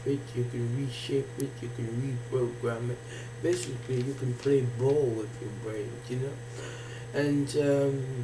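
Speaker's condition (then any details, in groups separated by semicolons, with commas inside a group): Facial palsy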